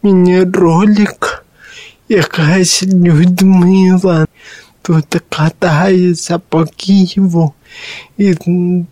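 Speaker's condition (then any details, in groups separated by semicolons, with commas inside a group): Cerebral palsy; born apparently lifeless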